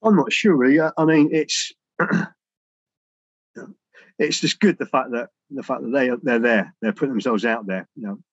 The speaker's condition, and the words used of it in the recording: Stuttering. This relaxes the vocal cords and the articulators, taking attention away from those and also allowing you to speak in control.